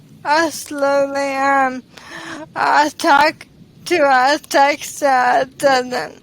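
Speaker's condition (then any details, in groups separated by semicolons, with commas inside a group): ALS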